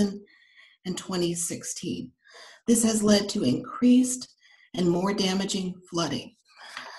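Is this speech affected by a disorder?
No.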